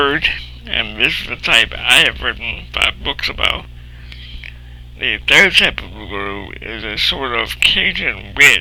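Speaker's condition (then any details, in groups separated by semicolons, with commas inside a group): Cerebral palsy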